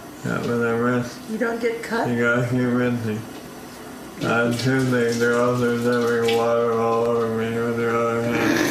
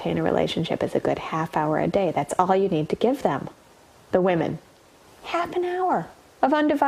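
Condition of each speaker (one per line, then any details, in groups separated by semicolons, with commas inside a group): ALS; feeding tube placed; cannot be lifted, tongue and throat muscles weakening; increasingly slurred, harder to understand, harder to chew and swallow
No condition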